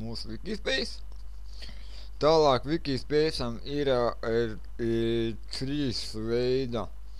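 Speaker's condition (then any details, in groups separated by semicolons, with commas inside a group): Cerebral palsy; since birth; speech not very clear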